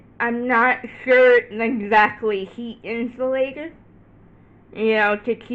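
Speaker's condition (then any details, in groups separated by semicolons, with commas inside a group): Cerebral palsy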